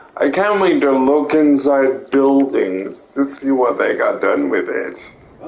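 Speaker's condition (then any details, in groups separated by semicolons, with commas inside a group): Cerebral palsy; limbs affected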